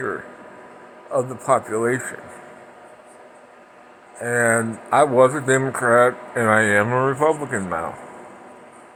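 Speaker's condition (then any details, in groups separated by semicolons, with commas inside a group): Parkinson's; speech impediment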